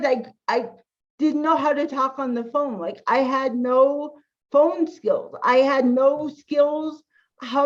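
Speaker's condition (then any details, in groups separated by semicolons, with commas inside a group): Cerebral palsy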